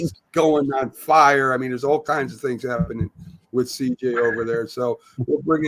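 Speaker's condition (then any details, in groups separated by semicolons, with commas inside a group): No condition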